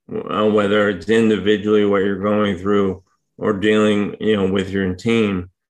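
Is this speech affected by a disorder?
Yes: ALS; ALS diagnosed last year, power wheelchair for mobility; hard to speak for long periods right now.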